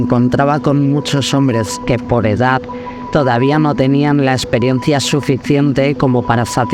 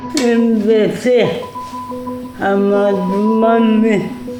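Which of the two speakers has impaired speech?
The second: cerebral palsy.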